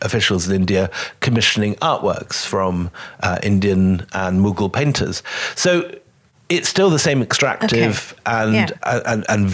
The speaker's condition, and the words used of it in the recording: No condition.